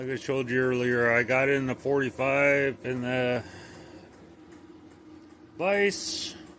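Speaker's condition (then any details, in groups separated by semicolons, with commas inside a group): No condition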